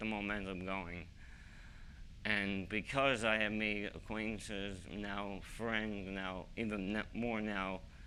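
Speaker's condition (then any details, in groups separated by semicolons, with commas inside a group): ALS; young-adult onset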